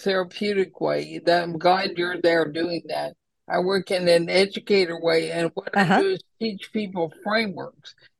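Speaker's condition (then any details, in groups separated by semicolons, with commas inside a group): ALS; slurred speech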